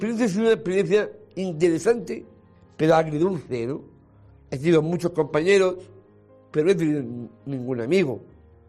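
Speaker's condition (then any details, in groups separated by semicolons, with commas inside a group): Down syndrome; present from birth; 43 years old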